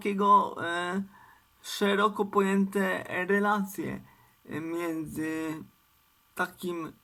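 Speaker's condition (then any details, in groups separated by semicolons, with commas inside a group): Cerebral palsy; uses wheelchair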